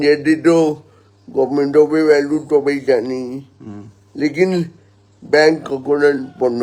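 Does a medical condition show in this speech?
Yes: cerebral palsy.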